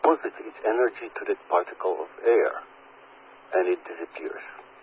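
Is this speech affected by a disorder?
No.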